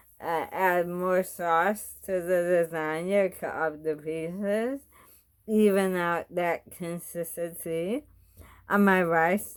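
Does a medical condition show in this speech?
Yes: bulbar ALS, bulbar onset; dysphagia, small bites, thickened food for safer swallow.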